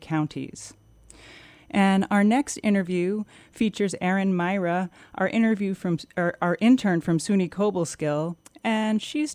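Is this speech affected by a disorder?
No.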